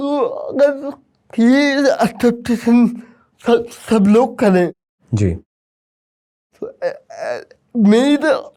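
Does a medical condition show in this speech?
Yes: cerebral palsy.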